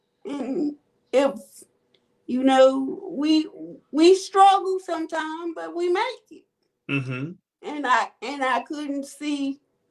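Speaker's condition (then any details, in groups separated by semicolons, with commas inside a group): Cerebral palsy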